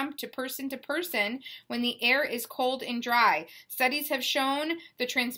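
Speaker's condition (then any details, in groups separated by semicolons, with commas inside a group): No condition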